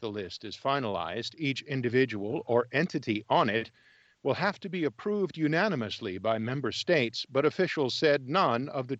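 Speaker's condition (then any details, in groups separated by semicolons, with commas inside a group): No condition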